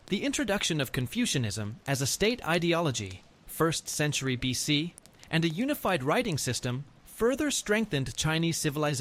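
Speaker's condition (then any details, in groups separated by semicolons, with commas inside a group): No condition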